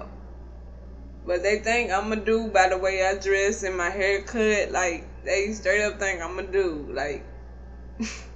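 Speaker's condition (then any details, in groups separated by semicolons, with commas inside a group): Cerebral palsy; not paralyzed, can stand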